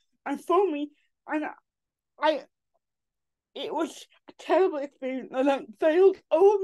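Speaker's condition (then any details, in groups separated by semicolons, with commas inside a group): Cerebral palsy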